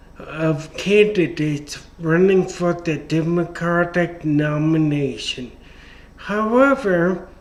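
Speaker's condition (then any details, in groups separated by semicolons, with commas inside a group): Traumatic brain injury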